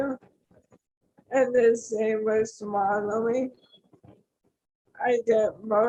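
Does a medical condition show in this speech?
Yes: ALS; tracheostomy; arms do not work.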